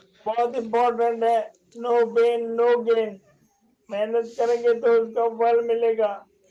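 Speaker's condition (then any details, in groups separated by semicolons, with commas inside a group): Motor neurone disease; voice strong and loud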